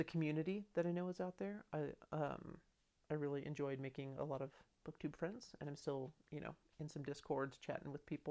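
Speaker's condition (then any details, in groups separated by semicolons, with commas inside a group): No condition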